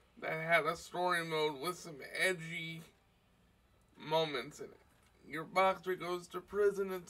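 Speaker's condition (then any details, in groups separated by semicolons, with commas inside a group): Cerebral palsy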